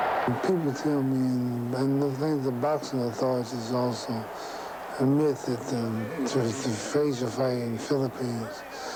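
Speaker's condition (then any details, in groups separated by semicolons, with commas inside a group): Parkinson's syndrome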